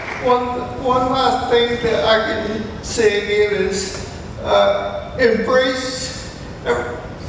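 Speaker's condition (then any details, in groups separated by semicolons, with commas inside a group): Cerebral palsy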